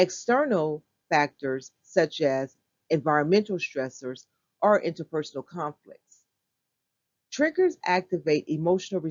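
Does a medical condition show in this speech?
No.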